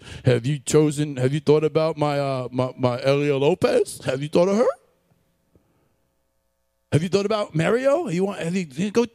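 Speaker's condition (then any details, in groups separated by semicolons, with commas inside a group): No condition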